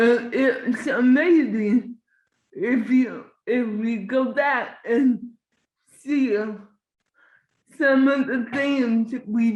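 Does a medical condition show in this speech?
Yes: cerebral palsy.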